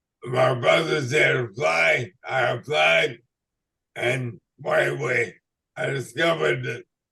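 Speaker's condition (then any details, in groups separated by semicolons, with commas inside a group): ALS/MND; uses red light therapy; throat locks up blocking breathing, speech too poor for phone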